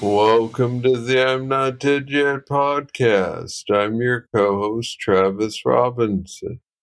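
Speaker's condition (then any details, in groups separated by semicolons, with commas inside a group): Parkinson's disease, young onset; diagnosed at 35, deep brain stimulation implant, non-rechargeable battery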